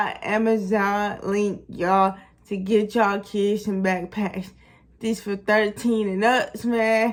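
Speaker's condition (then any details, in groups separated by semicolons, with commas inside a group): Cerebral palsy; wheelchair user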